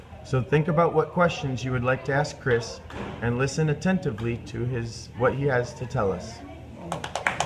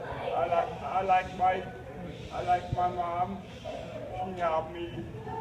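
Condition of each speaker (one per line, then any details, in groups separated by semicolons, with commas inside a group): No condition
Cerebral palsy; uses a lift for transfers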